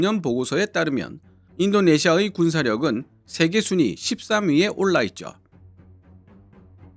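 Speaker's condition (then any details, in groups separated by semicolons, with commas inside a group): No condition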